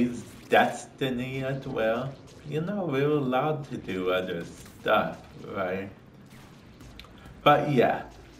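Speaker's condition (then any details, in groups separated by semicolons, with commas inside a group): Cerebral palsy; affects speech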